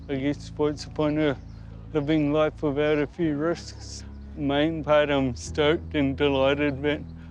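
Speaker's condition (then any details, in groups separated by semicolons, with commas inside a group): Cerebral palsy; mild form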